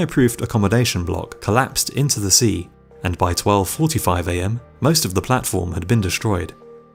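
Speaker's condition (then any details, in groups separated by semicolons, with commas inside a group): No condition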